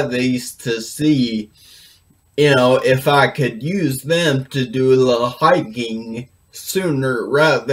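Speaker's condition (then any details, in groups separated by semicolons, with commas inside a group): Brain injury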